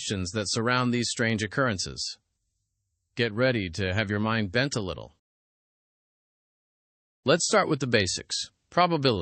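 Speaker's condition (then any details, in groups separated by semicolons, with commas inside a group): No condition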